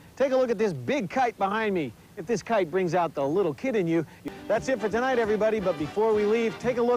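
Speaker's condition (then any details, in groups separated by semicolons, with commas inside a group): No condition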